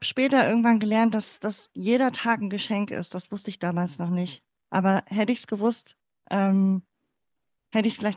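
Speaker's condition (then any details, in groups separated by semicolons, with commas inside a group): Cleft palate; congenital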